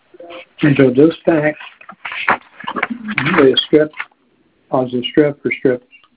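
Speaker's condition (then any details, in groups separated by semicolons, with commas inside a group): No condition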